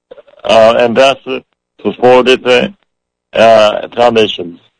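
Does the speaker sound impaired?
Yes: muscular dystrophy; rare form of muscular dystrophy, about 500 people have it, from birth, age 30.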